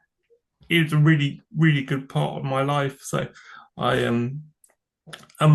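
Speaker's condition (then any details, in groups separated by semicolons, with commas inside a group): Cerebral palsy; from birth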